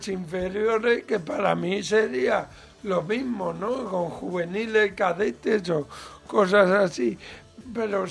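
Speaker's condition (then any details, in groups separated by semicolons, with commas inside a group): Cerebral palsy; mild, lesser degree of disability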